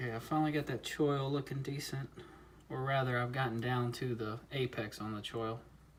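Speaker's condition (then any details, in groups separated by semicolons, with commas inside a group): No condition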